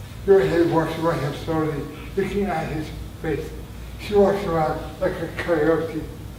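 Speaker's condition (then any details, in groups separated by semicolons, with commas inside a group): Traumatic brain injury; near-fatal injury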